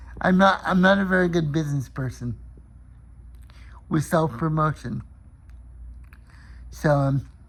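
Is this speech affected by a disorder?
Yes: cerebral palsy.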